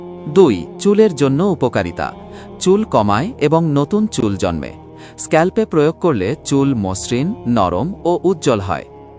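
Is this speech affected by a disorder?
No.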